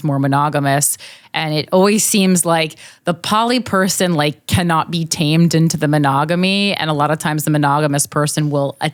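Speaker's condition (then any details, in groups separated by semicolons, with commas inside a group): No condition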